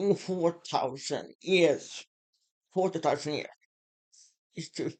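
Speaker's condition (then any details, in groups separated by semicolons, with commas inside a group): Muscular Parkinson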